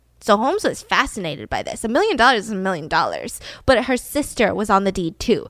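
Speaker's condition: No condition

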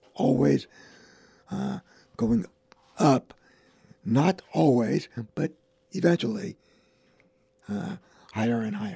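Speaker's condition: Vocal cord damage; gunshot to head, Austin mini-mart shooting, traumatic brain injury, right side and arm weak, limp; bullet went through speech area, no speech two months, speech and language returned

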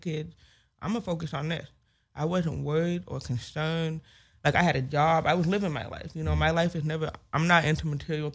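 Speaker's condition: Hearing loss with speech impediment; can hear

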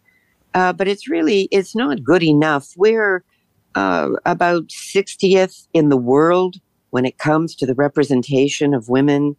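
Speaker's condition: No condition

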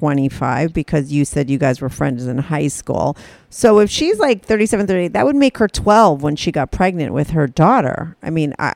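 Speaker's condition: No condition

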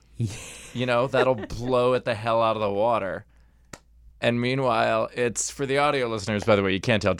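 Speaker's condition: No condition

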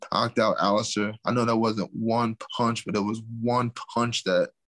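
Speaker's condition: Stuttering; not CTE, not caused by combat sports, father also stutters, age 31; speech called slurred by commenters, mistaken for CTE; blocks

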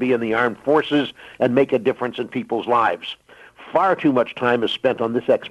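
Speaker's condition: No condition

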